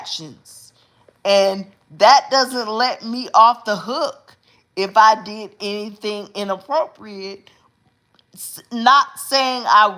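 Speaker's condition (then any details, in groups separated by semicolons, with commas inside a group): Cerebral palsy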